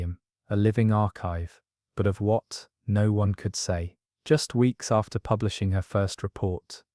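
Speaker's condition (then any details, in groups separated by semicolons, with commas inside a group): No condition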